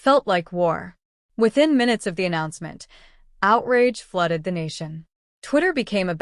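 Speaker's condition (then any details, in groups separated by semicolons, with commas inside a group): No condition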